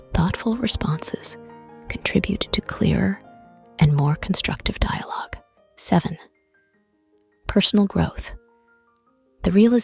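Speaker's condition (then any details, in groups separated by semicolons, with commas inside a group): No condition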